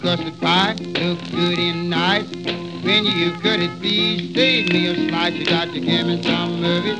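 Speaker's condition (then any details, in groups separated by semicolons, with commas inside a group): No condition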